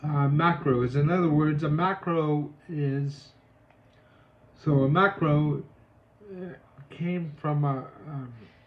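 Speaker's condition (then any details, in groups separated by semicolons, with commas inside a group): Cerebral palsy; reliable voice, uses voice control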